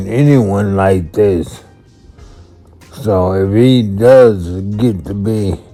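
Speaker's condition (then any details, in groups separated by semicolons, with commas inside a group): Multiple sclerosis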